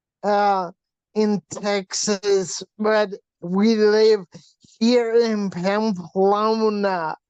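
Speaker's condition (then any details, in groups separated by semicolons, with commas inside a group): Facial paralysis from hydrocephalus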